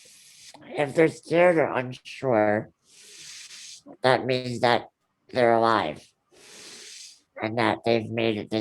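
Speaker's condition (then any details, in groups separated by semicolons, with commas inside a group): Ullrich congenital muscular dystrophy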